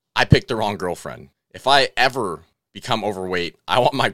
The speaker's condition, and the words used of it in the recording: No condition.